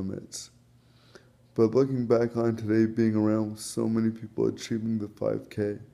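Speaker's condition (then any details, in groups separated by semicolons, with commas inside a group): Cerebral palsy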